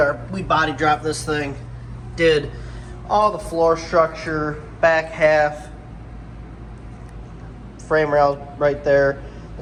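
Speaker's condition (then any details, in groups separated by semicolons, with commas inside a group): No condition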